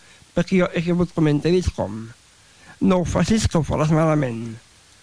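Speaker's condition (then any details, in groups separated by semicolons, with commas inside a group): Down syndrome; describes self as very talkative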